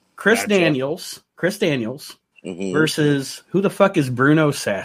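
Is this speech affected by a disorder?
No.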